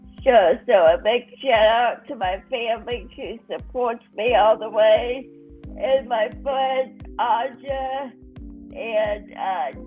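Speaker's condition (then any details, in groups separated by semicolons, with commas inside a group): Cerebral palsy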